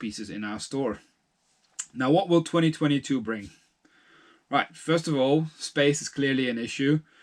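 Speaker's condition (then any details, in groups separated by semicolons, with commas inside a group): No condition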